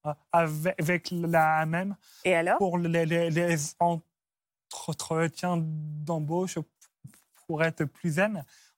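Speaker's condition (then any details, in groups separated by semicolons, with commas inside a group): Stuttering; also high intellectual potential (HPI); no techniques used to control stuttering, too many constraints worsen it, small script deviations keep speech fluent; repeated sounds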